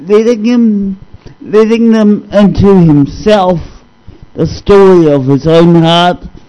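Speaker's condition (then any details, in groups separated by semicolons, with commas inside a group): Cerebral palsy; discovered at age 2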